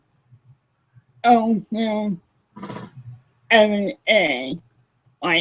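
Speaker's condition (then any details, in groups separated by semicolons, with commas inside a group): Cerebral palsy; taking medication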